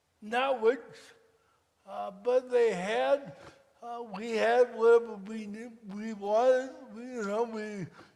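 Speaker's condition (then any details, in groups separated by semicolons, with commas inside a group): Cerebral palsy; speech affected, listeners may need time to understand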